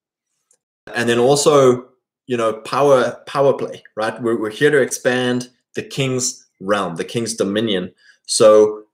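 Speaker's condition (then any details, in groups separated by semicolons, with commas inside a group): No condition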